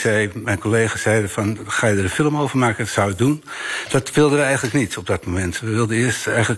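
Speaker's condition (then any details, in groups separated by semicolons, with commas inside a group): Parkinson's disease; diagnosed about 4 years ago, fatigue mainly early years, apathy, poor balance, tendency to fall; about 4 years since diagnosis, medication cocktail working well, symptoms reduced, less fatigue, about 15% of needed brain substance left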